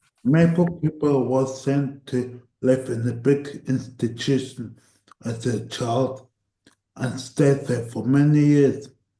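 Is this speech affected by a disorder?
Yes: cerebral palsy; voice tires at times.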